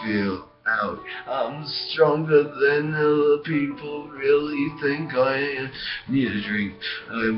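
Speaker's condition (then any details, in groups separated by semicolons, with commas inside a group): Brain injury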